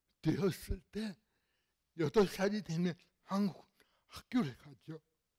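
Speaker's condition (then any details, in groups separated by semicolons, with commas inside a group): Cerebral palsy; fairly severe in childhood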